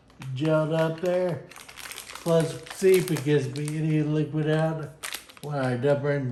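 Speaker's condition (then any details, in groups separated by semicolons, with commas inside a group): Friedreich's ataxia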